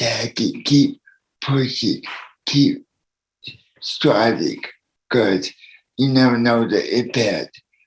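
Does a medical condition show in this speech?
Yes: cerebral palsy; needs assistance from others.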